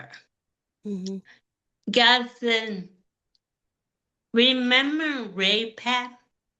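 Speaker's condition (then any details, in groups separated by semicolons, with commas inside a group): Cerebral palsy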